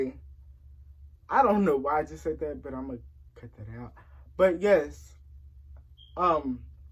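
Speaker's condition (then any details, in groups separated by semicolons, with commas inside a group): Cerebral palsy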